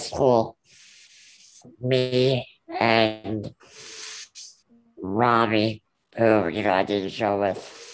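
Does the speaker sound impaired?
Yes: Ullrich congenital muscular dystrophy; very rare form of muscular dystrophy, no treatment expected in lifetime.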